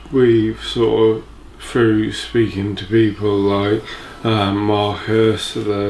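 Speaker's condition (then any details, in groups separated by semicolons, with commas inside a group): Motor neurone disease; affects speech and walking; speech deteriorated since diagnosis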